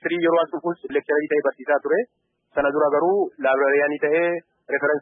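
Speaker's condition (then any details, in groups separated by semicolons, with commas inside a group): No condition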